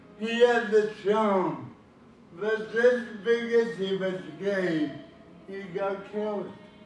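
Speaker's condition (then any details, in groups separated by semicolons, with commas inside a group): Cerebral palsy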